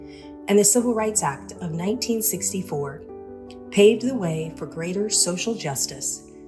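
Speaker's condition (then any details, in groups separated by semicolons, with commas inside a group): No condition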